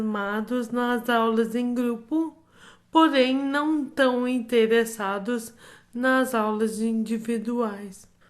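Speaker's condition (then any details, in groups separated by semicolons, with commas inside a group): Amyotrophic lateral sclerosis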